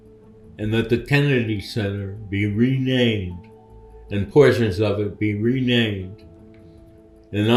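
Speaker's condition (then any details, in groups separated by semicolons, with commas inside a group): Parkinson's disease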